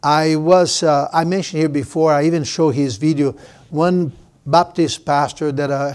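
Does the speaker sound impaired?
No.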